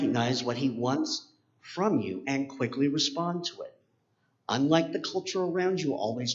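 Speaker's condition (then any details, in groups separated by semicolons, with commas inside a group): Cleft palate; congenital cleft palate, many painful oral surgeries from 3 months to 16 years, 10 years braces; 7 years of speech therapy, oral appliance once worn to help speak properly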